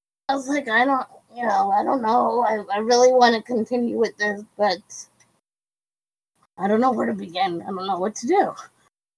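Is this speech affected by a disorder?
Yes: cerebral palsy; brain damage from lack of oxygen at birth.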